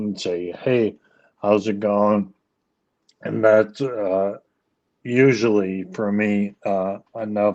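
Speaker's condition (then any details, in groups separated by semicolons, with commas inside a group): ALS; speech issues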